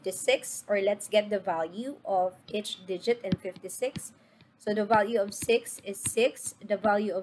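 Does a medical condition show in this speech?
No.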